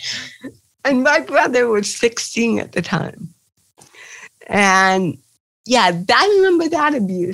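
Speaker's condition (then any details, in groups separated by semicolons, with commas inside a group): Cerebral palsy; since birth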